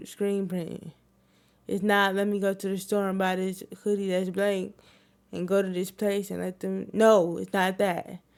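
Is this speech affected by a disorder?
Yes: cerebral palsy; wheelchair user.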